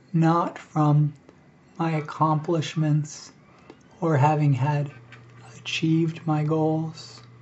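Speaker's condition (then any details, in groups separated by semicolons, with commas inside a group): ALS; breathing increasingly difficult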